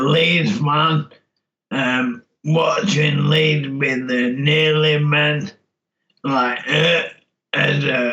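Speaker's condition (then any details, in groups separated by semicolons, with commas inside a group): Motor neurone disease; speech change noticeable by time of diagnosis, frailer with weight loss then; mind still intact; cannot speak well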